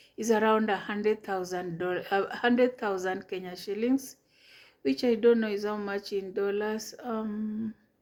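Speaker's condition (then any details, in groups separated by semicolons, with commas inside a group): No condition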